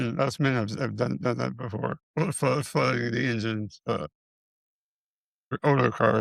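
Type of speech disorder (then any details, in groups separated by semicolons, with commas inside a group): Dysarthria; multiple system atrophy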